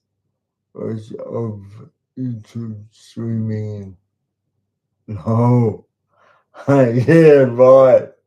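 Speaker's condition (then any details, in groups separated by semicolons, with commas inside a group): Cerebral palsy; talks slowly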